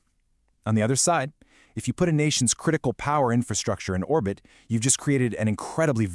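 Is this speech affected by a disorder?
No.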